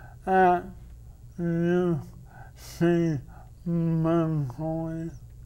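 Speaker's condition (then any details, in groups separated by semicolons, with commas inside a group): ALS; weakness onset about thirteen years ago; hard to understand, needs interpreter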